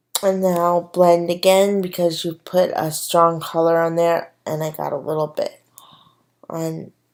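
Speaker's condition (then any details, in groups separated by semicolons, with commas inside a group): Cerebral palsy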